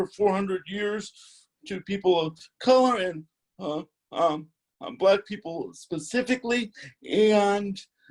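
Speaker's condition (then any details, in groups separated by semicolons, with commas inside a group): Cerebral palsy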